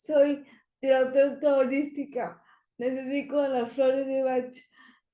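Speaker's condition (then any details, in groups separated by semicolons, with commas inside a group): Cerebral palsy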